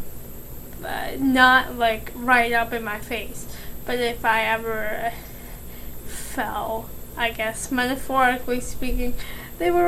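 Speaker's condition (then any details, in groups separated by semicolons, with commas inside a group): Cerebral palsy; speech therapy in childhood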